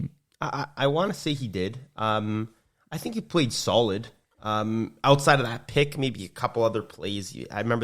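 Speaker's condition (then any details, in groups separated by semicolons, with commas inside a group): No condition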